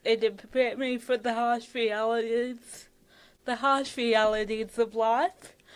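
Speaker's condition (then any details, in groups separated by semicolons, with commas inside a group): Cerebral palsy (athetoid); fatigue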